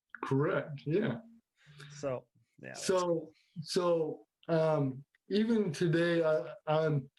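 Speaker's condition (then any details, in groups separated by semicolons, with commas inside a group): Cerebral palsy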